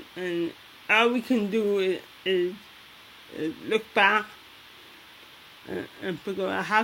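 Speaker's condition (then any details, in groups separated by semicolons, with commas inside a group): Cerebral palsy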